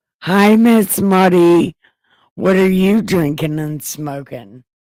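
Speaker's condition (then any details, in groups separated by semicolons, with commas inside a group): Brain injury; right side numb including tongue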